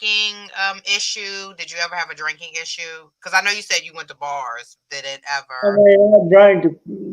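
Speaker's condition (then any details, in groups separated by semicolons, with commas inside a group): No condition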